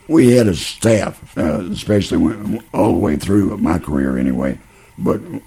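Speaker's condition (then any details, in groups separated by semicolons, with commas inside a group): Laryngeal cancer; unable to eat or drink for past three years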